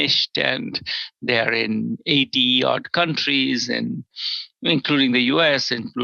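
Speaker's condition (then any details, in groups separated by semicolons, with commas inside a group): No condition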